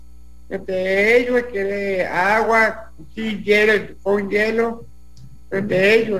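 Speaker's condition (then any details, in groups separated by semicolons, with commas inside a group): Down syndrome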